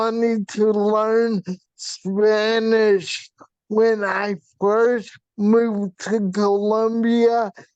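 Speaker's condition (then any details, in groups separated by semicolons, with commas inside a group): Vp shunt failure, brain pressure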